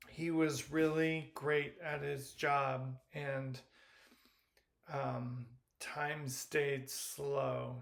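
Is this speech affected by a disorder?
Yes: primary lateral sclerosis.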